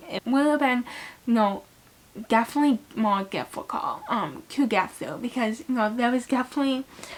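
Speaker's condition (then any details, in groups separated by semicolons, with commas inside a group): Cerebral palsy; had speech therapy at school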